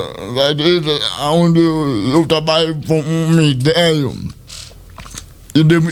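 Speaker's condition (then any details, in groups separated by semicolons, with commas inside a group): Cerebral palsy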